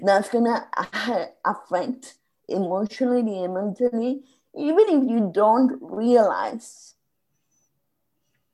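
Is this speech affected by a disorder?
Yes: spasmodic dysphonia; voice lost, could not speak at all for 2-3 years, hard to get words out, voice not natural.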